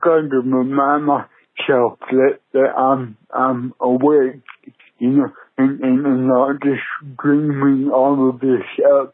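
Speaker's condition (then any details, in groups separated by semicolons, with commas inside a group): Cerebral palsy; prevented playing sports growing up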